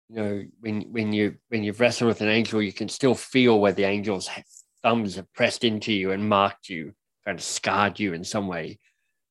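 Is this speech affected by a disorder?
Yes: cleft lip and palate; speech impediment.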